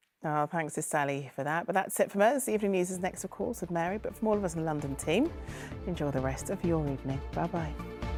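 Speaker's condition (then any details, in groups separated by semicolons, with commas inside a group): No condition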